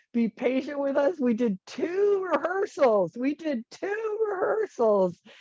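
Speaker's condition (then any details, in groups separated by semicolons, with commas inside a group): No condition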